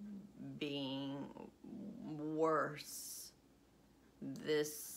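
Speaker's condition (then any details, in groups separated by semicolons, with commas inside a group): Essential tremor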